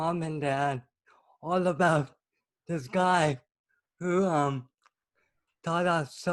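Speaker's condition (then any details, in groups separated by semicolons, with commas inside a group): Cerebral palsy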